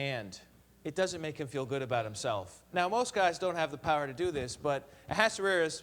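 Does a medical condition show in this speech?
No.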